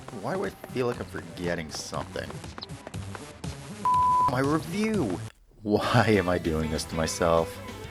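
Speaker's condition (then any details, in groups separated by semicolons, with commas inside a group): No condition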